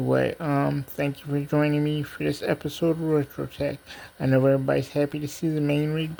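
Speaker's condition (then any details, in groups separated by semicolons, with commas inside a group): Cerebral palsy; diplegia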